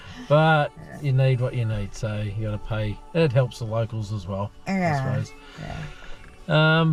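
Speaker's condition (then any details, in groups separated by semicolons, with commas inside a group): No condition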